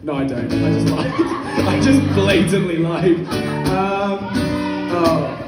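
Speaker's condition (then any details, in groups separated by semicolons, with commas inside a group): No condition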